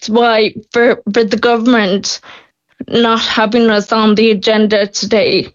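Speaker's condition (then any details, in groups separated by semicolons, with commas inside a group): Friedreich's ataxia; progressive, wheelchair user, in 20s, sky claras drug by Biogen wanted, not yet funded; deteriorating month to month, losing mobility, cannot transfer without two-person hands-on support; losing speech, losing swallow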